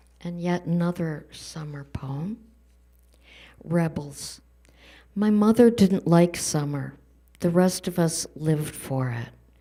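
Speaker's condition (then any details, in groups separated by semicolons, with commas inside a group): No condition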